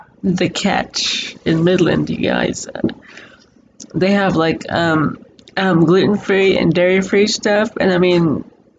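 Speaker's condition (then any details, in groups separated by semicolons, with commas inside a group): Cerebral palsy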